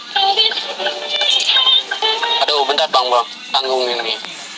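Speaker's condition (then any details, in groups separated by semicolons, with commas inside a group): No condition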